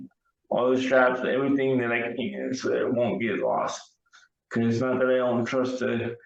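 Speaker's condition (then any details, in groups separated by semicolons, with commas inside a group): Cerebral palsy; wheelchair user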